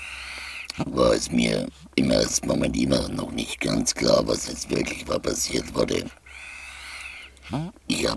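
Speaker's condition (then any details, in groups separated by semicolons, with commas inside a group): Total laryngectomy, voice prosthesis (shunt valve) speech; total laryngectomy many years ago, large abscess over epiglottis and larynx, earlier emergency tracheotomy, no radiation; custom epithesis with hands-free speaking valve, air swallowing, epithesis briefly dislodged during recording; speaks via shunt valve, standard cannula failed to seal stoma, rehab speech therapy, swallowing fairly good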